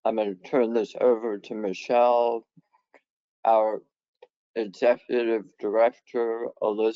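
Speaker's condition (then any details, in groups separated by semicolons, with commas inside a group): Head and neck cancer surgery; left lingual nerve severed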